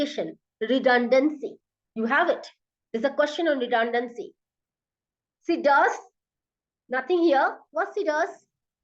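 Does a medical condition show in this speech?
No.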